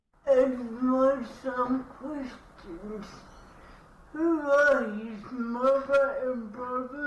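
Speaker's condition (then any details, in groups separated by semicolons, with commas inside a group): Cerebral palsy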